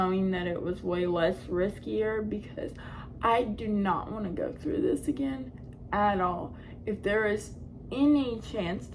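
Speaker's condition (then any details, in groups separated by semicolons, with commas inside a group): Cerebral palsy; hip osteoarthritis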